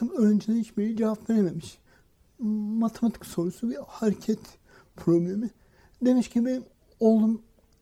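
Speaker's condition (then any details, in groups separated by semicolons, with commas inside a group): Cerebral palsy; from birth, no speech or walking until age 6, misdiagnosed intellectual disability at age 5; school speech difficulty, reading not fluent, practised reading aloud before mirror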